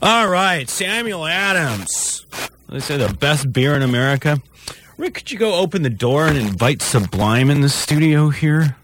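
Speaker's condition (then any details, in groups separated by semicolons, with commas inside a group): No condition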